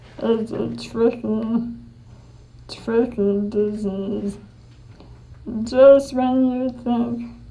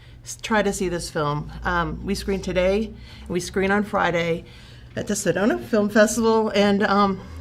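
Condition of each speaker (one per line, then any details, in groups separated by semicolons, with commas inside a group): ALS
No condition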